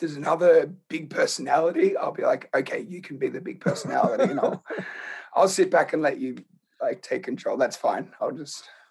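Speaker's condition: Laryngeal cancer; croaky voice, speaks at low tone, hard to project voice

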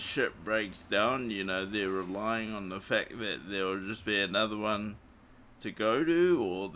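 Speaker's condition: Cerebral palsy; morphine not allowed after it

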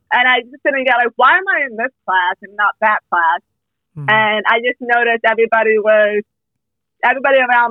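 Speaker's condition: Hearing loss, speech impediment, mild; voice sounds different, had intensive speech therapy

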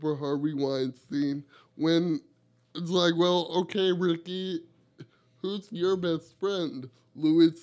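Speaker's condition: Cerebral palsy; wheelchair user

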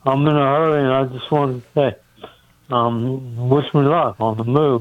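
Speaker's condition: Speech impediment; born premature on Miami Beach; hard to understand, host says he can follow it

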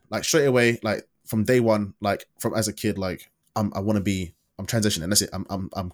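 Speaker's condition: Stuttering; stutters at times, stops to formulate sentences, slowing down helps; repeated words, blocks

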